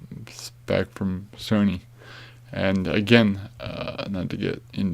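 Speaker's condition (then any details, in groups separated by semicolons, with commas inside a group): Cerebral palsy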